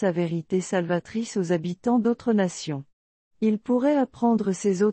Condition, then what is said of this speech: No condition.